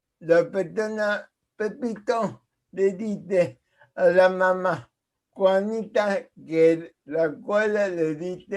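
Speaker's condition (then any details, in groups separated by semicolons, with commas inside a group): Cerebral palsy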